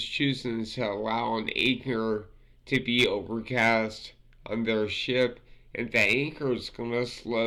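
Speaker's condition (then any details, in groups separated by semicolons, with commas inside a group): Multiple sclerosis; affects fingers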